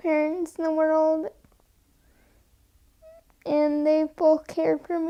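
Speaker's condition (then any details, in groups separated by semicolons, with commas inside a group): Cerebral palsy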